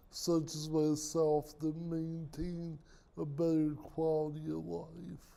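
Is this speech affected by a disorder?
Yes: cerebral palsy; speech impairment.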